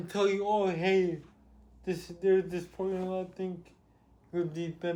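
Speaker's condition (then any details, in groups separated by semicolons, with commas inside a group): Cerebral palsy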